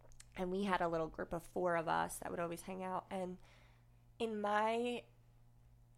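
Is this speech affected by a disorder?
Yes: cleft lip and palate, unilateral.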